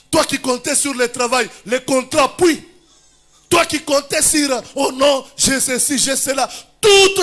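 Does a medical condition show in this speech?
No.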